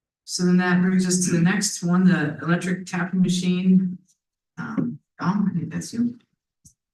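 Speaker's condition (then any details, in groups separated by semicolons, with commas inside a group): No condition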